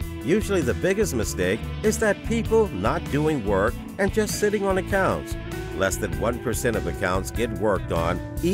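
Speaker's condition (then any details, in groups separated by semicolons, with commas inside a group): No condition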